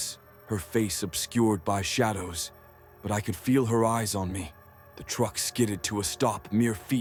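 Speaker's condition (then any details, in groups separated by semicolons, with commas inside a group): No condition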